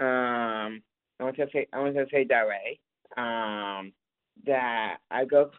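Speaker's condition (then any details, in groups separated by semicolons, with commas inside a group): Down syndrome; lives independently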